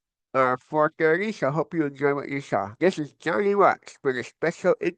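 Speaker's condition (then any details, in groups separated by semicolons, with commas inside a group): Cerebral palsy; cerebral palsy, from birth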